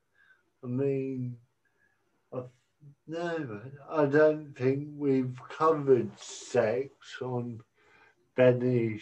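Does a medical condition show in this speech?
Yes: cerebral palsy; speech sounds unusual, self-described as talking funny.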